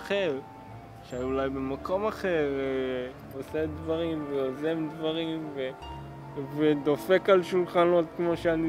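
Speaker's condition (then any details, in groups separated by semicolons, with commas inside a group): Cerebral palsy; motor disabilities, barely moved as child; age 26, improvable with much work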